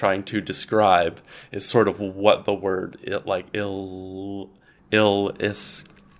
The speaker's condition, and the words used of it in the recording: Stuttering. You've heard me in this interview so far that I stutter significantly more on saying the word stutter.